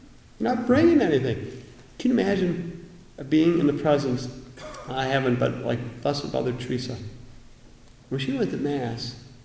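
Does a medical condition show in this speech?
No.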